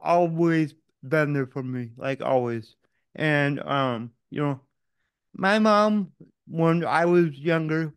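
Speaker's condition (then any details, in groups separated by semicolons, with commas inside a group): Cerebral palsy; mentally unaffected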